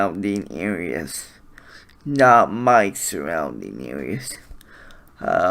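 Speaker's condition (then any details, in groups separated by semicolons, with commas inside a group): Cerebral palsy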